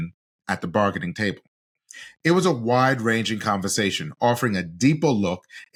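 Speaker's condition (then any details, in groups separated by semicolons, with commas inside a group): No condition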